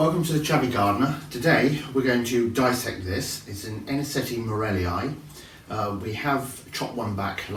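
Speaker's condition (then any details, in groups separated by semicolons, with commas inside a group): No condition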